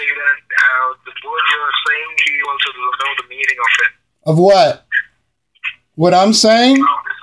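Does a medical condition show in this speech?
No.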